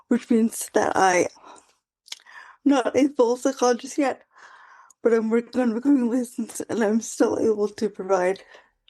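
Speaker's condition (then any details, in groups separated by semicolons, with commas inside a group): Quadriplegic cerebral palsy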